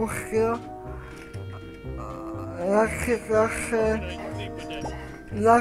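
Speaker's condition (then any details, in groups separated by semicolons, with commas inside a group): Cerebral palsy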